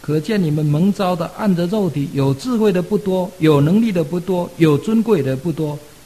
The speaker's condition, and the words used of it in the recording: No condition.